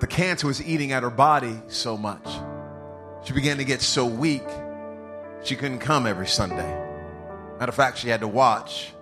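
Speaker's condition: No condition

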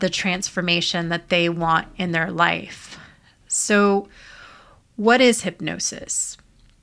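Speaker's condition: No condition

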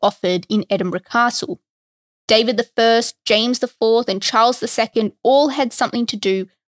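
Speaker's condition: No condition

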